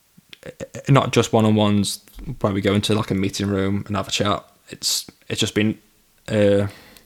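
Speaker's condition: Stammer; past exposure therapy, 10-week CBT course from age 22; stammers more when nervous, pauses before answering, avoids phone use, no stammer in inner monologue; repeated sounds, repeated words, prolonged sounds

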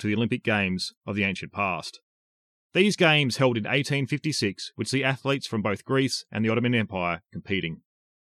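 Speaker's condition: No condition

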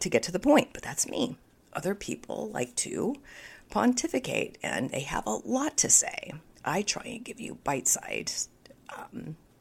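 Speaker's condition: Spasmodic dysphonia; voice audibly affected

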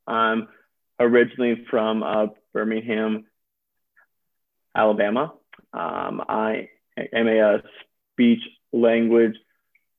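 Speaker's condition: Stuttering; stuttering since around age five, group therapy at school, private therapist in Birmingham, therapy five to 18; still stutters; blocks

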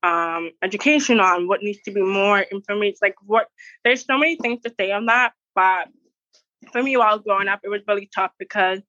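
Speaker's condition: Deaf; wears hearing aid

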